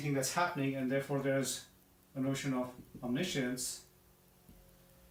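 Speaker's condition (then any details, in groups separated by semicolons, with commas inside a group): No condition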